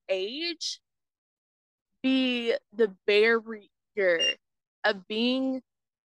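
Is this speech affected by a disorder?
Yes: stuttering; deals with it every single day; speaking is hard; here prolonged sounds, blocks.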